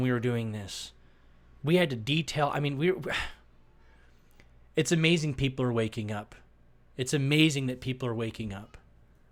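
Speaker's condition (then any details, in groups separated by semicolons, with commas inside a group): No condition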